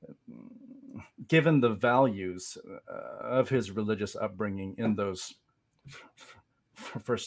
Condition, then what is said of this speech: Stuttering. If you hear any turbulence on the part of my own voice, that is what you're hearing.